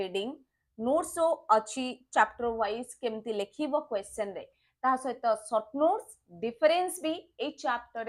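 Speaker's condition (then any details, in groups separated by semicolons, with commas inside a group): No condition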